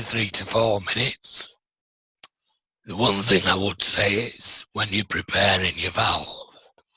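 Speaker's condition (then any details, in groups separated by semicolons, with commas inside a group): Laryngectomy, voice prosthesis; speaks via voice prosthesis valve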